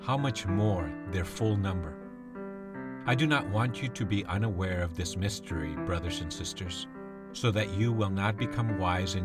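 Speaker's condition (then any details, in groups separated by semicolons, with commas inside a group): No condition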